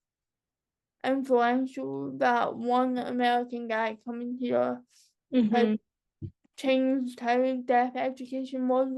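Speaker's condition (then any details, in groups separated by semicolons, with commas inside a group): Cerebral palsy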